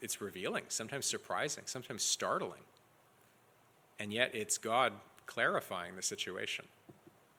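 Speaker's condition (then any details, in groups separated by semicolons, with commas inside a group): No condition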